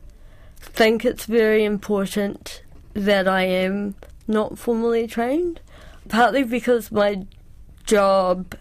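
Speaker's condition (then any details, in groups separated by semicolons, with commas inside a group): Cerebral palsy; presses really hard when writing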